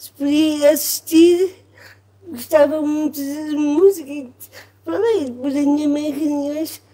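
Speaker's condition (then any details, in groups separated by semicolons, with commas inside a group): Cerebral palsy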